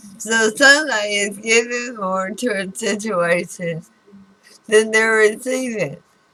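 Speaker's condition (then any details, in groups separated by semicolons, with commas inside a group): Throat cancer radiation damage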